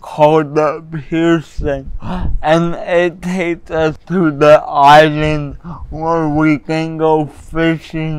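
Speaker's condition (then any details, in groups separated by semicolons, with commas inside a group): Cerebral palsy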